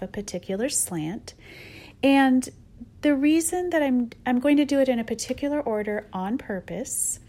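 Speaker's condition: No condition

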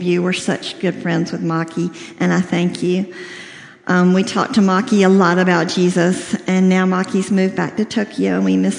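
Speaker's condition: Cleft lip and palate, severe

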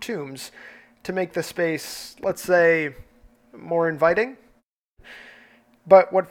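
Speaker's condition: No condition

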